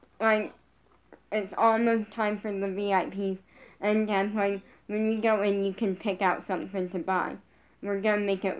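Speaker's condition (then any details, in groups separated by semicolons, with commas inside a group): Brain injury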